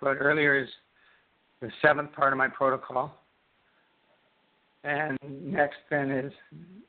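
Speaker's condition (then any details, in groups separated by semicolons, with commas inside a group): Parkinson's disease; diagnosed 4 years later by Ontario neurologist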